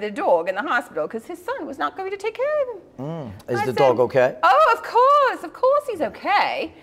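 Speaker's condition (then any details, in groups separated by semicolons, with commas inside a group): No condition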